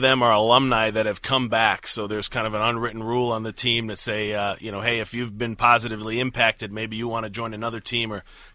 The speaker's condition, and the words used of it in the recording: No condition.